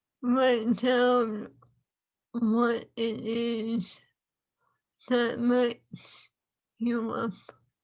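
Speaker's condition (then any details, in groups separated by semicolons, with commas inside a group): ALS; swallowing lost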